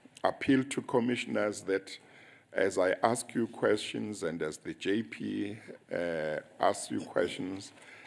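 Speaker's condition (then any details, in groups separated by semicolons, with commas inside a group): No condition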